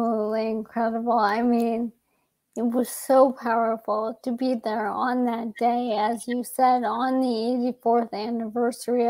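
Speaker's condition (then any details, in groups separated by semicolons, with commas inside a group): ALS; young onset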